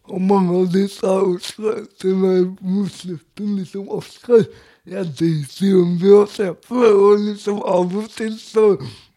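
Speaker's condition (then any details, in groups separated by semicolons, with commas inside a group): Cerebral palsy; speech difficulties, often mistaken for being drunk even when sober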